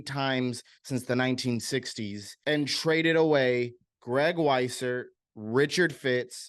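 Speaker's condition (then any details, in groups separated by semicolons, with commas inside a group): No condition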